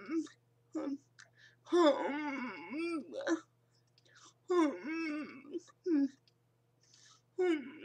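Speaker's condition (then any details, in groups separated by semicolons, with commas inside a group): Cerebral palsy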